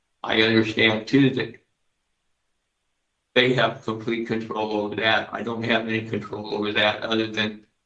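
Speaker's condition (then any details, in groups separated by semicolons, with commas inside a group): Parkinson's disease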